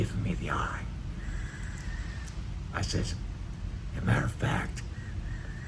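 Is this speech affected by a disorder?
Yes: neck cancer with tracheostomy, speaking valve.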